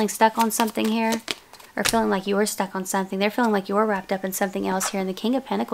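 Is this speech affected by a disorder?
No.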